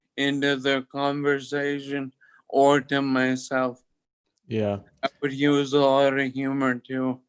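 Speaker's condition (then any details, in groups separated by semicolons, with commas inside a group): Toxic leukoencephalopathy, locked-in syndrome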